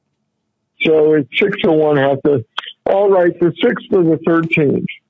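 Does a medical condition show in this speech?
Yes: cerebral palsy; constant staggering walk.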